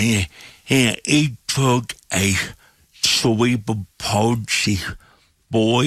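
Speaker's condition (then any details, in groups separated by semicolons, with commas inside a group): Cerebral palsy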